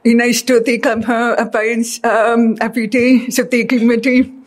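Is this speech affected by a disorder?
Yes: deafness; speech therapy with Mindy Kobomis most of life, learning to talk, hear, pronounce words.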